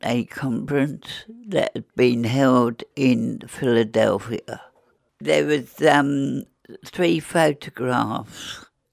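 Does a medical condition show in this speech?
Yes: Williams syndrome; present since birth, not hereditary, missing genetic material, diagnosed at nearly 50 after Philadelphia conference article; age 68.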